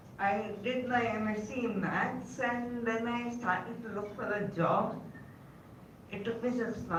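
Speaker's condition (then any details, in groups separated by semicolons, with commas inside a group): Cerebral palsy; caused by encephalitis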